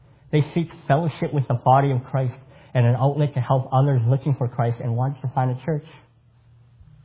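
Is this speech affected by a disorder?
Yes: cleft palate; congenital cleft palate.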